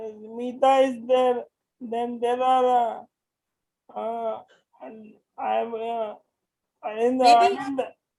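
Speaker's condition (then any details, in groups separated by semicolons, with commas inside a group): Motor neuron disease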